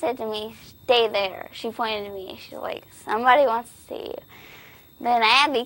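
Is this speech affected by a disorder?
Yes: cerebral palsy; spastic, birth oxygen loss from prolapsed cord, grade 4 brain bleed, newborn intubation, physical therapy; legs turn in, unsteady on bent legs, tires easily, poor hand coordination, uses computer typewriter; told in infancy would probably never speak.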